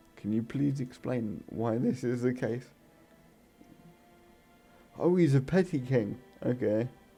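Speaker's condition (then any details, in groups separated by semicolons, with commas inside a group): Cerebral palsy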